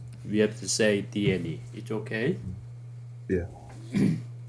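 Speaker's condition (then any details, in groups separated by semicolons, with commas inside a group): No condition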